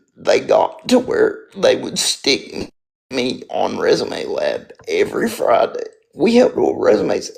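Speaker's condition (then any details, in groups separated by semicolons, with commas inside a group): Spastic quadriplegic cerebral palsy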